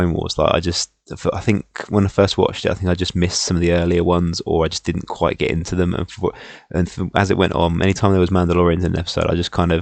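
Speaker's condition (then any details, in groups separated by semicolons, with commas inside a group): No condition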